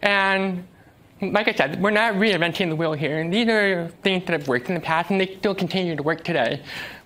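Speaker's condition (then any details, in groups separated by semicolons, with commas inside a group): Deafness; uses American Sign Language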